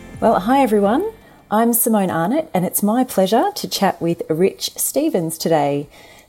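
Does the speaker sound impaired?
No.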